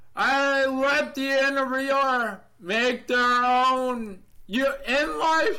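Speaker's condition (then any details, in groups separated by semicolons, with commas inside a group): Deafness, Neurofibromatosis Type 2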